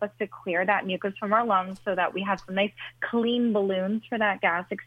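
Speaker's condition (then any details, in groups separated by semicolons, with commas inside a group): No condition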